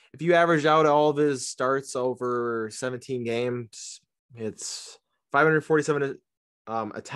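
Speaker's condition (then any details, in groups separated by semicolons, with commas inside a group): No condition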